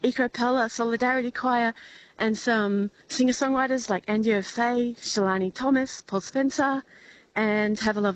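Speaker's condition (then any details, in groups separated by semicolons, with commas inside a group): No condition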